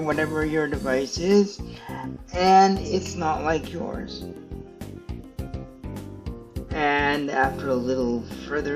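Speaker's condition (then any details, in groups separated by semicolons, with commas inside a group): Cerebral palsy; stiff muscles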